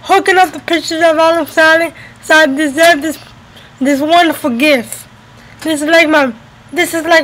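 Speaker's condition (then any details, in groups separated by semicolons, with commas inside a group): Cerebral palsy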